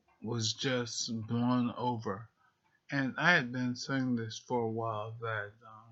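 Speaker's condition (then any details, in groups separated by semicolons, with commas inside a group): Multiple sclerosis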